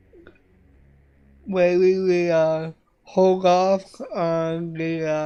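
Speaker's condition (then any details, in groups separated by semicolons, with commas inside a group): Cerebral palsy; affects voice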